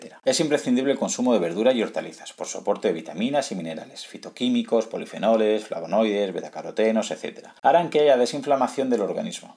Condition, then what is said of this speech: None; typical speech.